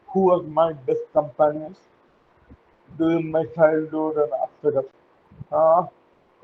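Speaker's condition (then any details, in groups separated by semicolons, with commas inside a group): Cerebral palsy; uses wheelchair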